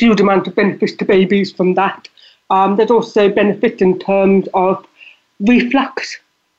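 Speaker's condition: Deafness; deafness audible in voice

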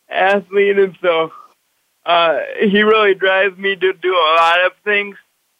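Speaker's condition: Cerebral palsy; walks with walker

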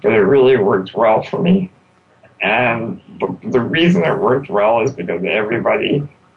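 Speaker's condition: Spinal muscular atrophy; not expected to live long

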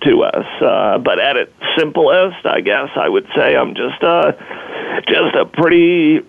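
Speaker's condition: Spasmodic dysphonia; sudden onset

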